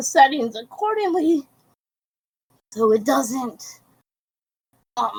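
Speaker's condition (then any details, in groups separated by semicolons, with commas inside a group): Cerebral palsy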